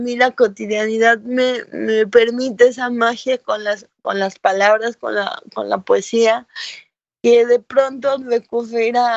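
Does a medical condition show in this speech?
Yes: cerebral palsy.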